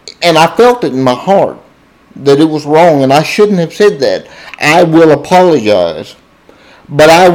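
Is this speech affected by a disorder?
Yes: cerebral palsy, spastic diplegia.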